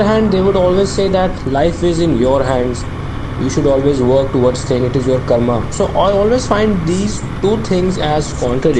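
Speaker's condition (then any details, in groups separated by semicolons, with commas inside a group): No condition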